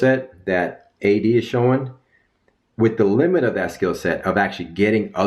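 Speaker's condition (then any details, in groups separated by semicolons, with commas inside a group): No condition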